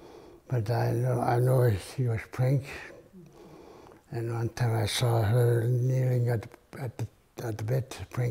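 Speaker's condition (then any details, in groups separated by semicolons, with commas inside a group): Parkinson's; failing health; hard time talking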